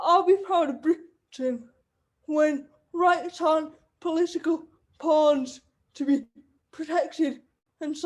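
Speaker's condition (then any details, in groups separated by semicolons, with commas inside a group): Cerebral palsy; wheelchair user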